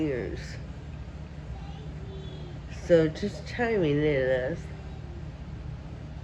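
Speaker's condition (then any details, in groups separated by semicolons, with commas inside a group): Friedreich ataxia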